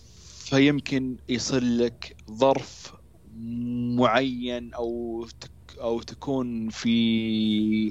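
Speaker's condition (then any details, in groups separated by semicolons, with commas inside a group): Stuttering; control program at Irada Club, then program with speech therapist, past relapses; repeated sounds, repeated words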